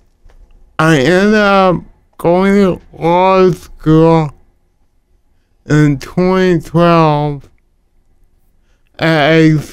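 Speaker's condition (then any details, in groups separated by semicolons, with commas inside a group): Cerebral palsy; talking affected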